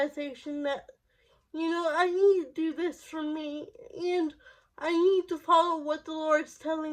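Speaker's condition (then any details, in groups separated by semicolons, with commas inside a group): Cerebral palsy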